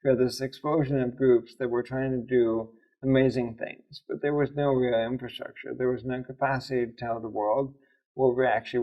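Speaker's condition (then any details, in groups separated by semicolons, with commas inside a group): ALS; voice audibly affected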